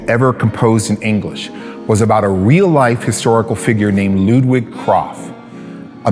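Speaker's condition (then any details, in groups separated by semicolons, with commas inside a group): No condition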